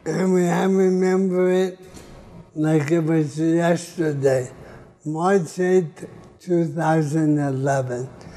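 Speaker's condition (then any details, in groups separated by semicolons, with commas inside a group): ALS (Lou Gehrig's disease)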